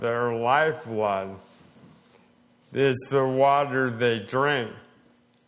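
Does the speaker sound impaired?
Yes: slowed speech, swallowing problems; seeing speech therapist.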